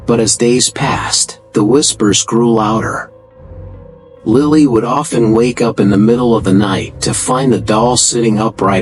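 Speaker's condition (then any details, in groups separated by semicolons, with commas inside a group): No condition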